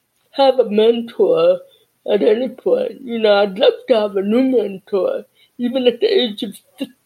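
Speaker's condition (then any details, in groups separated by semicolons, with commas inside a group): Deafness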